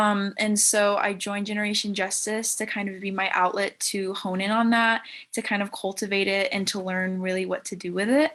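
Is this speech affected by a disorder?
No.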